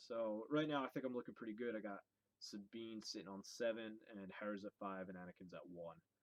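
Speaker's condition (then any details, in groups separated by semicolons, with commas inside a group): No condition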